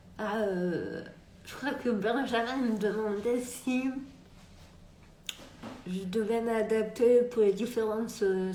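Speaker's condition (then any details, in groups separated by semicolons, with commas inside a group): Multiple sclerosis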